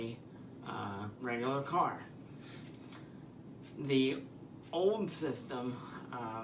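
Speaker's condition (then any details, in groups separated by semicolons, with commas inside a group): Spastic diplegia cerebral palsy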